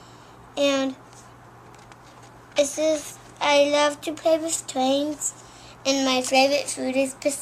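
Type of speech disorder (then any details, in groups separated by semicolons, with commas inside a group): Childhood apraxia of speech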